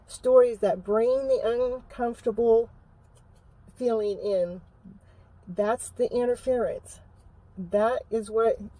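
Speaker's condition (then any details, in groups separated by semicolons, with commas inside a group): No condition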